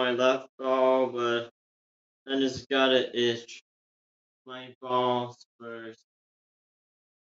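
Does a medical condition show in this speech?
Yes: tongue cancer surgery.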